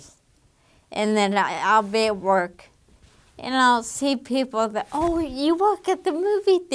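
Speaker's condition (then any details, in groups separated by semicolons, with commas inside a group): Damaged diaphragm; breathing problems strongly affect speech, worse without exercise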